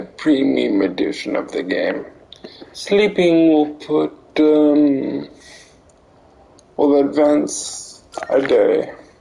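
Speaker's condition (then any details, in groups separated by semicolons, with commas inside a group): Cerebral palsy; limbs affected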